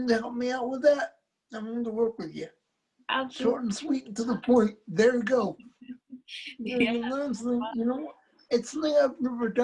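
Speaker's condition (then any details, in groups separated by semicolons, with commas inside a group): Cerebral palsy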